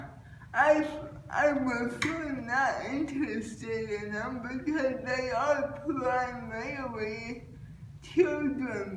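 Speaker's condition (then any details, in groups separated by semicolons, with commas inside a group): Cerebral palsy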